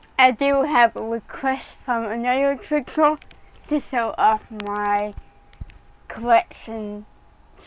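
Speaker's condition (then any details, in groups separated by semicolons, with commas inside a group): Cerebral palsy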